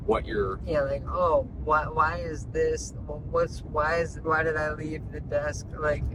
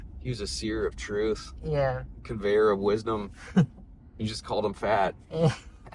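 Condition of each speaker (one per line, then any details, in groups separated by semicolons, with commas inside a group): Traumatic brain injury
No condition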